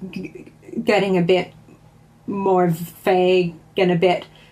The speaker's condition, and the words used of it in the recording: Stuttering. Although I don't switch words to hide my stammer nearly as much as a lot of people do, just since my stammer is a bit unpredictable.